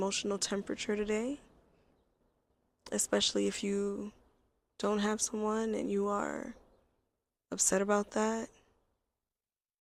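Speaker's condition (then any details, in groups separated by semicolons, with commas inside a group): No condition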